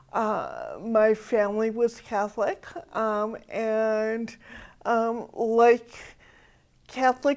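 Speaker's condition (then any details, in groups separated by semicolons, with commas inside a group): Cerebral palsy; from birth complications, all four limbs, weak legs, hand spasticity; poor fine motor coordination; atypical speech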